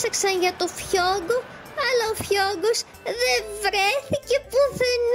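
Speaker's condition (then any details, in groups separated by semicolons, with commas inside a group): No condition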